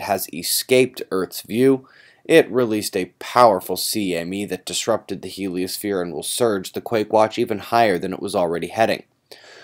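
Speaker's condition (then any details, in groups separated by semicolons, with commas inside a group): No condition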